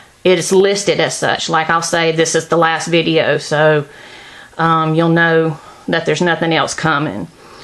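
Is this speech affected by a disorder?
No.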